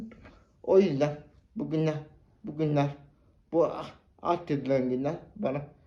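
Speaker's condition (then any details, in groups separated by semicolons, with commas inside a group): Cerebral palsy; spastic type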